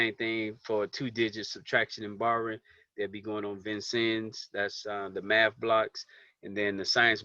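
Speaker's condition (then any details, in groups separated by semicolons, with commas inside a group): No condition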